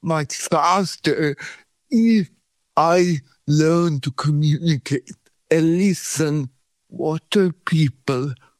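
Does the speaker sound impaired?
Yes: cerebral palsy; cramp and pain free in Thailand, pain returns in Sweden.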